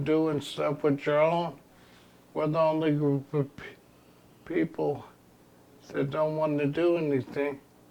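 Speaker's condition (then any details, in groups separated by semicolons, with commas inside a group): ALS; progressive terminal illness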